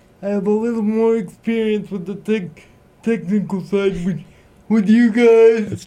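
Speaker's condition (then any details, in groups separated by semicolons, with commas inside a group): Cerebral palsy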